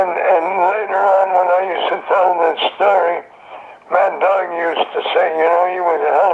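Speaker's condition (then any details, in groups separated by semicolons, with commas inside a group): Throat cancer; survivor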